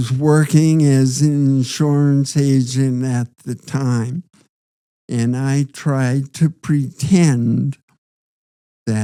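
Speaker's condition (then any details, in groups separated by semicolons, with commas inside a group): Parkinson's disease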